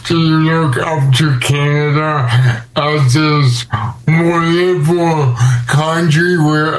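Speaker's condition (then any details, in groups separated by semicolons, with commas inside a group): Cerebral palsy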